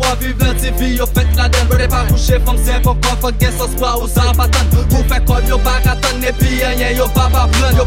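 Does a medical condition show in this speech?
No.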